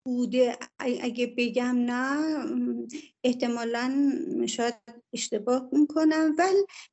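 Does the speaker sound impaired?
Yes: stuttering; stuttering since earliest memory, noticed at school reading compositions aloud; speech not bothersome to listeners; here repeated sounds.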